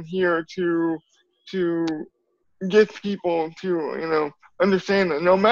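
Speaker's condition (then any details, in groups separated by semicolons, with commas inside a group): Cerebral palsy; from birth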